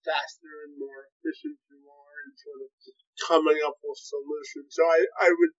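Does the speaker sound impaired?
Yes: cerebral palsy, spastic quadriplegia.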